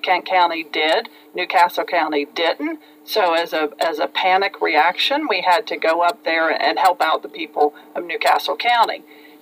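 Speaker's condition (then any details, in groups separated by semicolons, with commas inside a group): No condition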